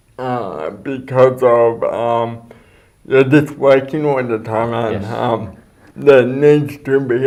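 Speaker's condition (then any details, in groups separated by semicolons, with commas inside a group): Cerebral palsy; speech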